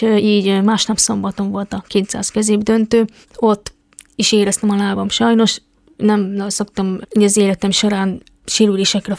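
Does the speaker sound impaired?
Yes: deafness; tried signing with Japanese sign-language users at the competition.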